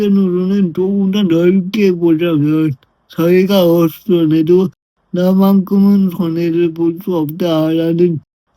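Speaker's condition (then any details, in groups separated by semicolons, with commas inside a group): Brain lesion disability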